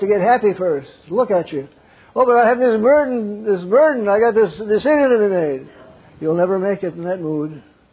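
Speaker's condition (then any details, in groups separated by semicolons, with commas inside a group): Parkinson's; wakes up around 3 am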